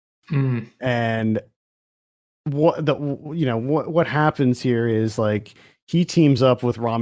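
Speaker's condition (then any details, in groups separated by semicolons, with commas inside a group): No condition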